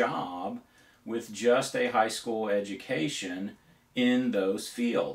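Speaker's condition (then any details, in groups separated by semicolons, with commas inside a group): No condition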